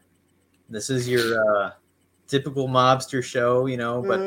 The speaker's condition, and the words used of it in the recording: No condition.